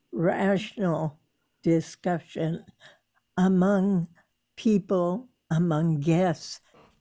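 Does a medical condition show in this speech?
Yes: spasmodic dysphonia; vocal cords too tight to let air in, Botox at Oregon Health and Sciences Hospital, Portland; still receiving Botox injections into vocal cords about twice a year to keep voice going; voice strongly affected, many listeners thought stroke, sound of voice off-putting to some listeners.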